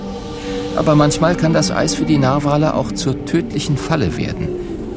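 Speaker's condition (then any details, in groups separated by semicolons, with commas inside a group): No condition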